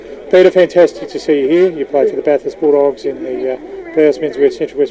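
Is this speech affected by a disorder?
No.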